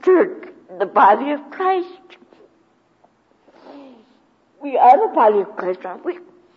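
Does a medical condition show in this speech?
Yes: cerebral palsy.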